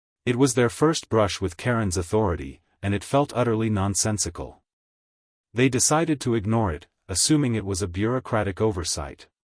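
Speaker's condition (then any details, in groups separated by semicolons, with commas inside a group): No condition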